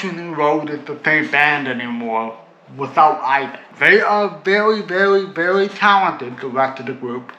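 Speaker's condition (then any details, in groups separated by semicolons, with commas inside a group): Cerebral palsy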